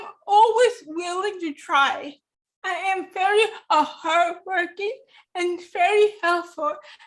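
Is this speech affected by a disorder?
Yes: cerebral palsy; affects hand, hand tremor.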